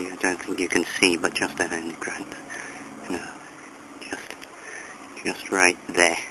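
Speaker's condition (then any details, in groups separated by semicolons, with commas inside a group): No condition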